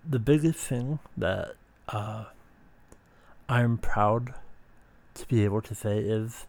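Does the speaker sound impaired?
Yes: speech impediment.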